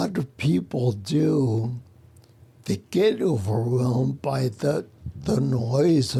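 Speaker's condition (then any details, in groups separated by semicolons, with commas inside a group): Spinocerebellar ataxia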